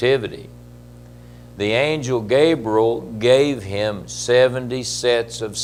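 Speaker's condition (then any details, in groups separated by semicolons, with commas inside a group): No condition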